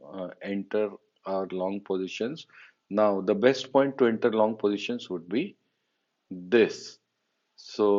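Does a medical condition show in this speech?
No.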